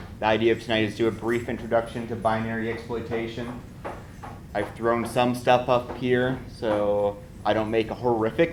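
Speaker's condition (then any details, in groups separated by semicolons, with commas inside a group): No condition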